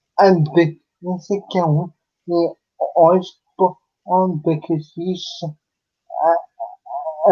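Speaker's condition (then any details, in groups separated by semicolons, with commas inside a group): Cerebral palsy; unable to walk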